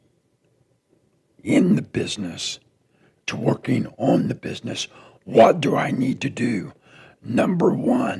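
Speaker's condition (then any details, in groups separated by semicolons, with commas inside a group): Throat cancer; tracheostomy tube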